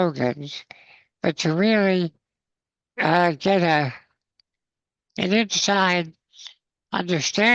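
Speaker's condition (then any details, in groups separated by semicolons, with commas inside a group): Spinal muscular atrophy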